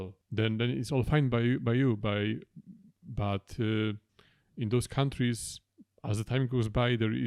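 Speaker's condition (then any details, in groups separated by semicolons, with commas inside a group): No condition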